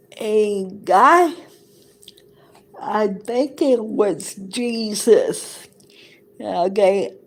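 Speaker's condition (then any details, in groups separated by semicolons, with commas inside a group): Cerebral palsy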